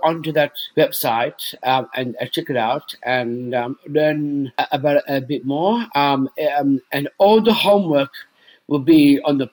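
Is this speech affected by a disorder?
Yes: Down syndrome.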